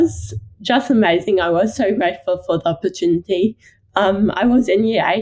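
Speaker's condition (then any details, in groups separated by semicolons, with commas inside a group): Ataxic cerebral palsy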